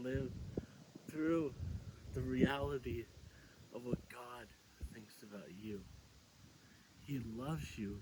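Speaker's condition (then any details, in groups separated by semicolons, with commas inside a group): Cerebral palsy; since birth, affects balance, hand coordination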